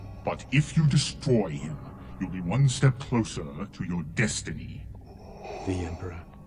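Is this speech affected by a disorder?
No.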